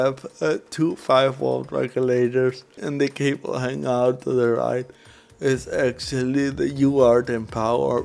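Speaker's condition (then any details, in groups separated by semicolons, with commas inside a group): Cerebral palsy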